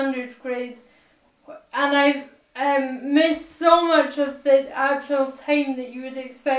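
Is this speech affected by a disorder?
Yes: cerebral palsy.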